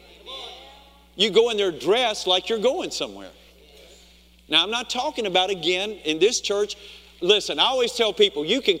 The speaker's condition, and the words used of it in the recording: No condition.